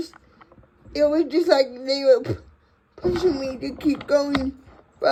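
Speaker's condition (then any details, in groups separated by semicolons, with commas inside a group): Cerebral palsy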